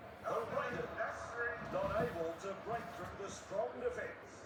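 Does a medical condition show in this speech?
No.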